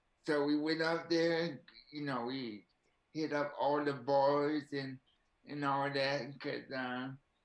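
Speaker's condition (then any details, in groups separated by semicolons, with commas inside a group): Cerebral palsy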